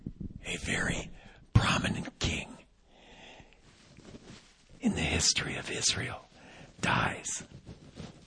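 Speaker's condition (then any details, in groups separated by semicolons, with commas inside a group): Vocal cord paralysis, unilateral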